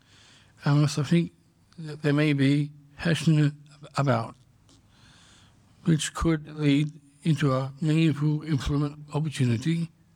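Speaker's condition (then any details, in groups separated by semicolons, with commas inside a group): Down syndrome; congenital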